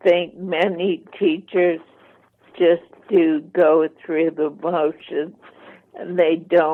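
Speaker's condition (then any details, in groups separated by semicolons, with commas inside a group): ALS, mild; voice slightly impaired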